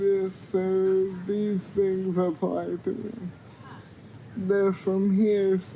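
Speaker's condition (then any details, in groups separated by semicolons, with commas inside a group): Cerebral palsy; cannot walk unaided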